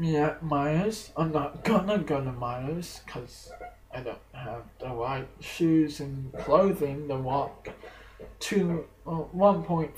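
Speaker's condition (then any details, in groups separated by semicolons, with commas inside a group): Cerebral palsy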